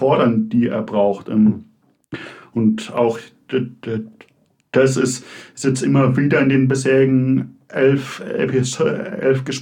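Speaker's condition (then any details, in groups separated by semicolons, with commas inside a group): Stuttering; speech not fluent, blocks, fluency disorder only, knows what to say; repeated sounds, prolonged sounds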